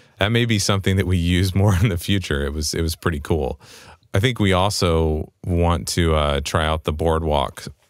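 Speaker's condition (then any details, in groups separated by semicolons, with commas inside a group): No condition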